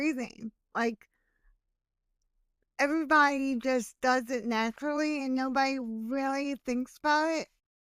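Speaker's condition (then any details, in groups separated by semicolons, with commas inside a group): Cerebral palsy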